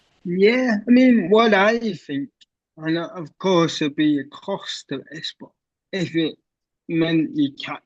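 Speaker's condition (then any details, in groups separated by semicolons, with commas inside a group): Cerebral palsy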